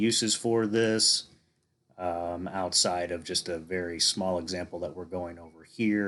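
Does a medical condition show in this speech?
No.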